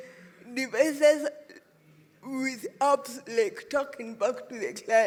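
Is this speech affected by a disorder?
Yes: cerebral palsy.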